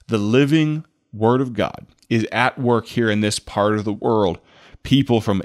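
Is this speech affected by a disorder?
No.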